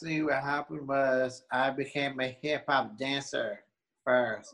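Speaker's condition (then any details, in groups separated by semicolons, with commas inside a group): Down syndrome; born with Down syndrome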